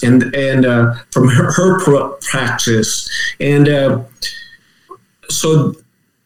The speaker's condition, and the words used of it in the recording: Aphasia. Writing and speaking was so much slower.